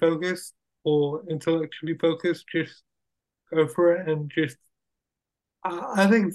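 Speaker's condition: Cerebral palsy; wheelchair user

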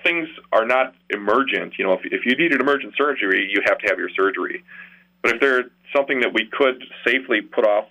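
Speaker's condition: No condition

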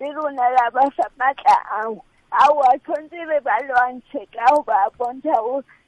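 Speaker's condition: Cerebral palsy; since childhood

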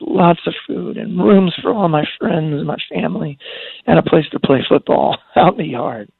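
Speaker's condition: Spasmodic dysphonia; scratchy voice even on phone, not improved, slightly worse, mostly stable

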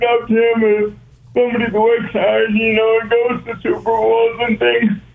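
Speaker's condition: Cerebral palsy; brain-muscle disconnect, must consciously control walking, breathing, hand placement; own training plan for Ironman competition in Kona

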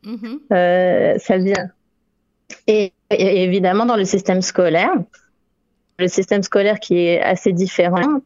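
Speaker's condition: No condition

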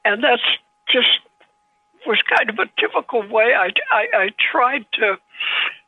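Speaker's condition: Parkinson's disease; developed after stroke and its aftermath, causes tremors, wrote book with one finger

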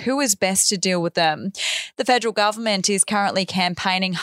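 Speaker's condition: No condition

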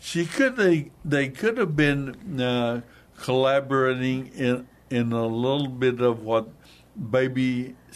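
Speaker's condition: Hemorrhagic stroke; hemorrhagic stroke in basal ganglia, not a clot, right side of body paralyzed; talks funny, voice stressed tonight, speaks slowly and deliberately to be understood, daughter Stacy helps

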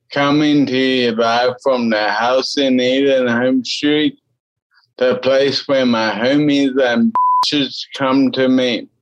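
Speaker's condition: Cerebellar ataxia; something in brain not connected to cerebellum, walked until age 11, then unable to walk, wheelchair user since; speech affected, sometimes tricky, described own speech as very short, some people avoid talking to him

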